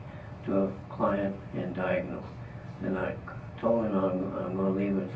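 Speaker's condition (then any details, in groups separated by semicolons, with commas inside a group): Parkinson's disease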